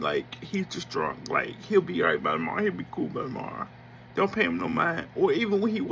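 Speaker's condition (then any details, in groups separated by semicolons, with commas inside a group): Cerebral palsy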